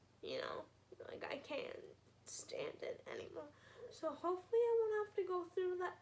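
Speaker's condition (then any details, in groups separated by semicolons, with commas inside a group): Spastic quadriplegic cerebral palsy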